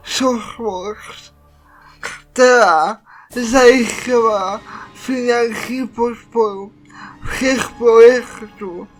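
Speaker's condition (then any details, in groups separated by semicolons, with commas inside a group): Cerebral palsy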